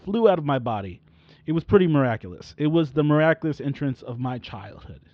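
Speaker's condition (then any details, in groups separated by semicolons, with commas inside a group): No condition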